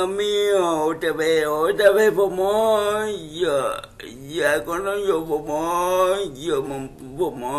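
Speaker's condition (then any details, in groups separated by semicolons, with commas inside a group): Cerebral palsy; uses wheelchair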